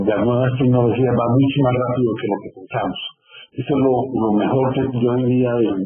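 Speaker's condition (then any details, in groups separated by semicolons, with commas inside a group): No condition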